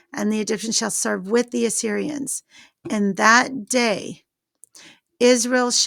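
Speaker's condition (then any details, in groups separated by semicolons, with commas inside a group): No condition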